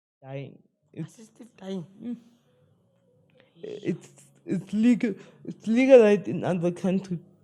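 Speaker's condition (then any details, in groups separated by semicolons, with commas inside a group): Spastic cerebral palsy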